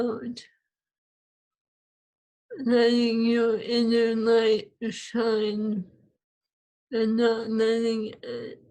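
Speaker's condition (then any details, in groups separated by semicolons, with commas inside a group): ALS; swallowing lost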